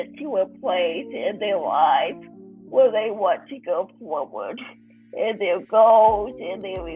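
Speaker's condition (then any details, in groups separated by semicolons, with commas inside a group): Cerebral palsy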